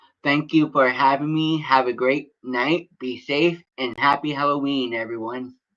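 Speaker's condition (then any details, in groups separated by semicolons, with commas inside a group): Cerebral palsy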